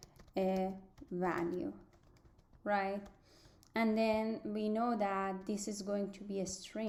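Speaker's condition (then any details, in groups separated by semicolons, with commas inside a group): No condition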